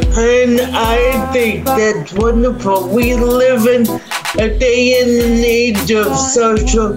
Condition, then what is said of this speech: Cerebral palsy. Muscle fibers in most of the muscles, but not overpowering, so she can still speak.